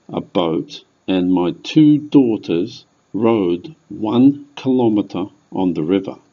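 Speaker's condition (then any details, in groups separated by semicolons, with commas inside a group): No condition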